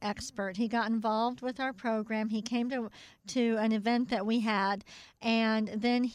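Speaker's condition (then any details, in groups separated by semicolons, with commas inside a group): Cleft palate; extensive speech therapy in childhood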